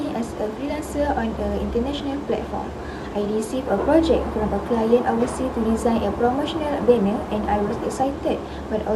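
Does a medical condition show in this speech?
No.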